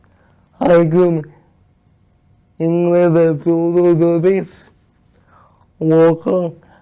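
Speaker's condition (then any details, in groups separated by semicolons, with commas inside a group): Cerebral palsy; from birth; difficult speaking, often not understood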